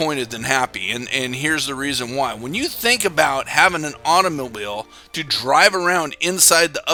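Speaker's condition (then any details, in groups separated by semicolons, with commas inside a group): No condition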